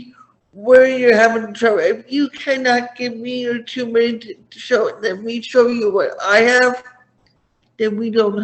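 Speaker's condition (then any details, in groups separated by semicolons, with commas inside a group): Cerebral palsy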